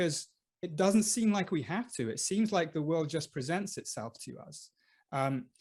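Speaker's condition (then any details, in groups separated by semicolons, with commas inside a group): No condition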